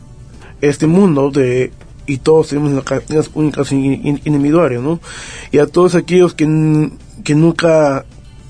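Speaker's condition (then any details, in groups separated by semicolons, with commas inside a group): Down syndrome; congenital, trisomy 21, age 24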